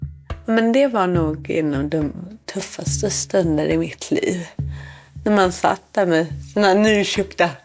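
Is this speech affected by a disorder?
Yes: cerebral palsy; cerebral palsy from birth asphyxia, umbilical cord around neck, born without heartbeat, resuscitated; somewhat harder to move, some balance difficulty, manages everything but differently.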